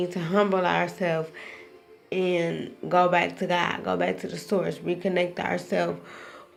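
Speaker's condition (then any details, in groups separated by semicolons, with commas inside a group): Cerebral palsy, spastic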